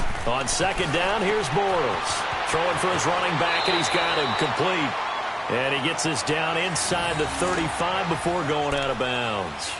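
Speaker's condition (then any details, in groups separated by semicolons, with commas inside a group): No condition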